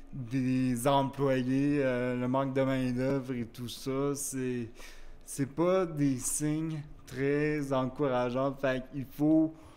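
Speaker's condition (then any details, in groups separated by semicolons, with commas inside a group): Cerebral palsy; wheelchair use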